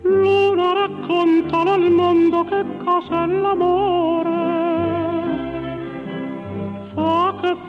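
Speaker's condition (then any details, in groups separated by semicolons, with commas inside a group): No condition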